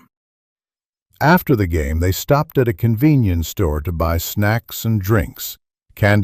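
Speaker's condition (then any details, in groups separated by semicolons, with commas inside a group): No condition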